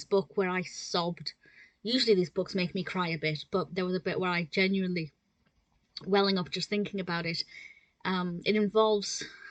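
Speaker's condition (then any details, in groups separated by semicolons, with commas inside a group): No condition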